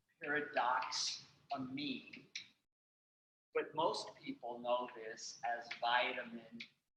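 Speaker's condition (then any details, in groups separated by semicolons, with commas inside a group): No condition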